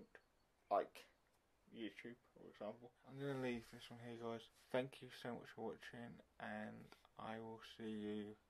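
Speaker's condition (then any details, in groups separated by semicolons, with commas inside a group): Cerebral palsy, mild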